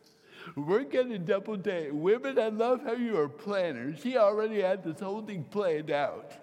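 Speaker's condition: Cerebral palsy, mild; walking regained through swimming and swim therapy

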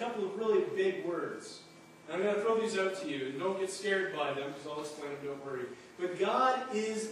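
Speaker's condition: No condition

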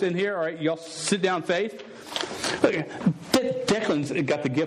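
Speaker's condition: Stuttering; long-standing stutter; repeated sounds, prolonged sounds

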